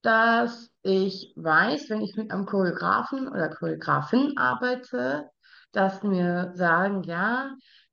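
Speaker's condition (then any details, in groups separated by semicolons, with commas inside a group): Down syndrome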